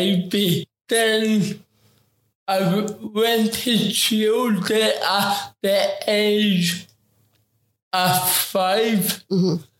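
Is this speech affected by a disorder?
Yes: ataxic cerebral palsy; affects coordination, movement, posture and balance; affects talking.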